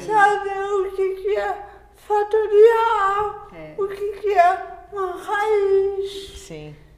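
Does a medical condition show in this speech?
Yes: cerebral palsy; cerebral palsy from birth, dictates texts for another person to write down; listeners sometimes misunderstand words, difficulty with punctuation when writing.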